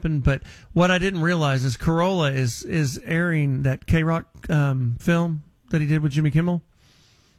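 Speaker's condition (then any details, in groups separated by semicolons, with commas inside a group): No condition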